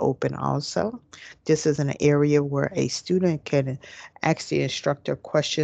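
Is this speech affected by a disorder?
No.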